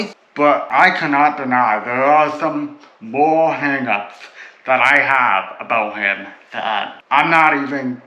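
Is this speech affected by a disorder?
Yes: cerebral palsy.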